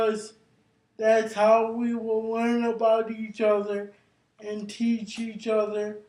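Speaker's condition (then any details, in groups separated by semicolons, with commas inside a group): Cerebral palsy; brain injury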